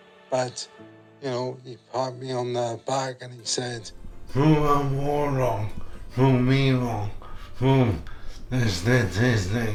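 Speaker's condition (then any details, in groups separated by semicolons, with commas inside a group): Motor neurone disease; affects throat muscle; diagnosed about a year ago, progressive; voice changed early, throat muscle impaired, cannot project voice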